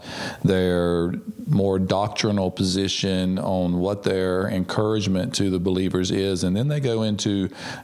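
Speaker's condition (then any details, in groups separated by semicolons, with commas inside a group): No condition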